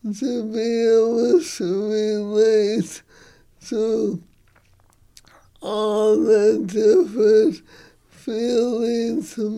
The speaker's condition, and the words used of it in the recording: ALS (motor neuron disease). It has become more difficult for me to talk. The muscles in my face are weaker.